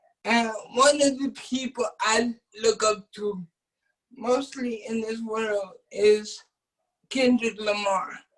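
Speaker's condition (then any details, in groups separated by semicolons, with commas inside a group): Cerebral palsy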